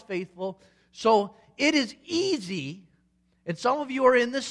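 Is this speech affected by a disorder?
No.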